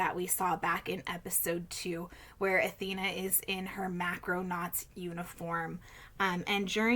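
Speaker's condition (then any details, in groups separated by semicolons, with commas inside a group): No condition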